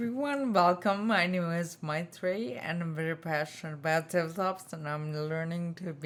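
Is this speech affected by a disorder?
Yes: spinocerebellar ataxia type 2, SCA2; tongue.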